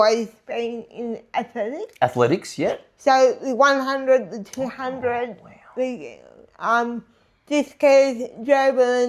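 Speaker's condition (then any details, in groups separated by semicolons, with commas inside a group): Disability affecting speech; voice and speech affected, speech therapy from age one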